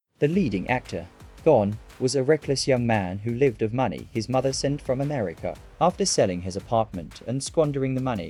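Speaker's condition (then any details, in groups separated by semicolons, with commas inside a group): No condition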